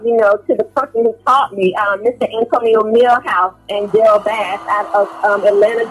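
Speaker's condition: No condition

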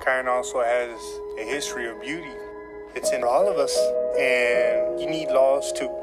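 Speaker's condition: No condition

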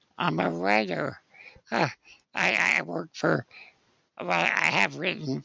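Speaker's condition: Spinal muscular atrophy; lifelong wheelchair use

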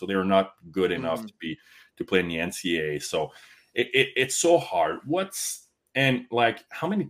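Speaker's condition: No condition

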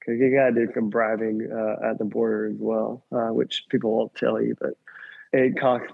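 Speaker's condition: Cleft lip and palate; congenital

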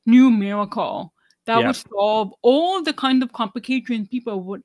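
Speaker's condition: Deafness, severe

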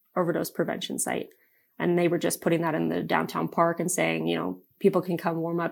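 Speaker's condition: No condition

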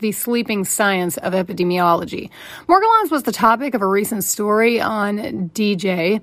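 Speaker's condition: No condition

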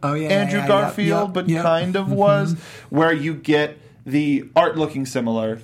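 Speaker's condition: No condition

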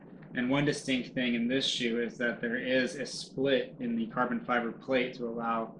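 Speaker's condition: No condition

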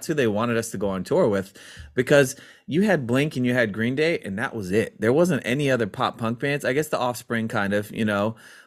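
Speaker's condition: No condition

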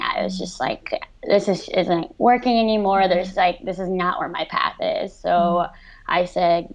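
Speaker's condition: Cleft lip and palate; congenital severe cleft lip and palate

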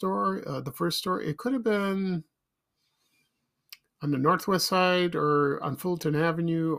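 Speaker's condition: No condition

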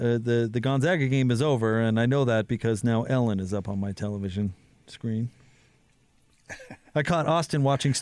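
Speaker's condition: No condition

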